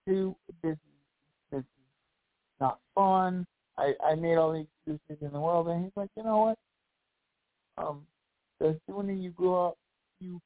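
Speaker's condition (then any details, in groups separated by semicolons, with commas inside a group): Cerebral palsy; voice improved over last year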